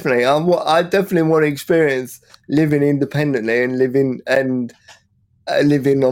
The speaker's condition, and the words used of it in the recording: Cerebral palsy. So I'm quite lucky that I don't really suffer with that other than when I'm drunk.